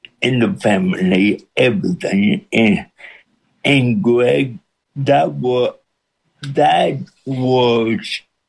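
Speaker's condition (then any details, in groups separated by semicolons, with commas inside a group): Cerebral palsy with speech impediment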